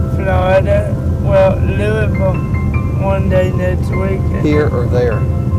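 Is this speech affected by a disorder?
Yes: cerebral palsy; born premature.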